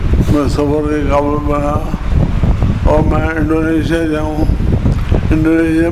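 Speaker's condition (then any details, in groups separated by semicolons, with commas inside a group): Difficulty speaking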